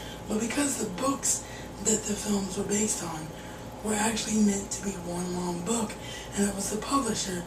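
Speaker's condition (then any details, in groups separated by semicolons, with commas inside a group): Cerebral palsy; wheelchair bound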